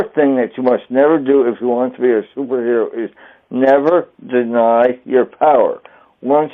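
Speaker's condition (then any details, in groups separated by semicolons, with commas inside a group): Traumatic brain injury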